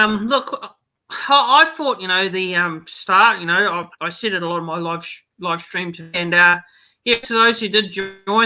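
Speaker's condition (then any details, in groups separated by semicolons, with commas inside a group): No condition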